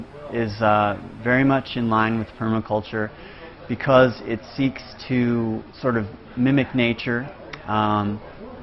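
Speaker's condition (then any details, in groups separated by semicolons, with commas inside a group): No condition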